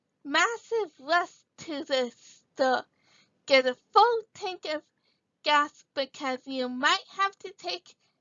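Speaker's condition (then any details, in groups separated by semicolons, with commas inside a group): Cerebral palsy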